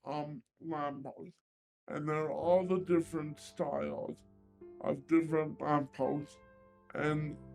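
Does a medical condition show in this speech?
Yes: cerebral palsy; limited hand dexterity, cannot write; very slow typer.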